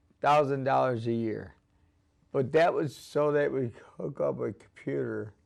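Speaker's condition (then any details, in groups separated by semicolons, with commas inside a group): ALS; onset couple years ago, pain, pain medication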